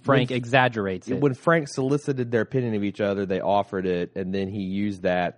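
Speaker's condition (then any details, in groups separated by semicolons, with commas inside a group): No condition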